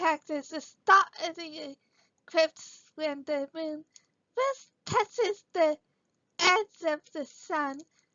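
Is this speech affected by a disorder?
Yes: cerebral palsy.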